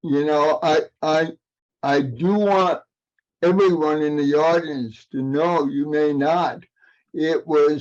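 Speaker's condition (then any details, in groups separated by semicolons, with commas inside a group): Cerebral palsy; aging adult, past 40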